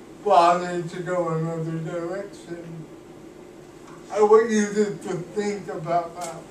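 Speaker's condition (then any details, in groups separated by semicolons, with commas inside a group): Cerebral palsy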